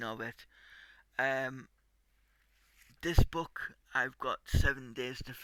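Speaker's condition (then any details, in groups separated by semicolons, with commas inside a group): Cerebral palsy; tight muscles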